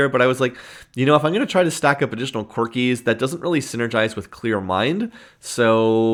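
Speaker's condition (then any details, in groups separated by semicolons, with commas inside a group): No condition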